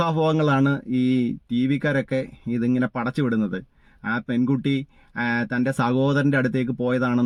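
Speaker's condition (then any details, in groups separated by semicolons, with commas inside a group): No condition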